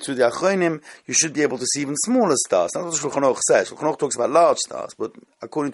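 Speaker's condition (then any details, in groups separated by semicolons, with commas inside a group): No condition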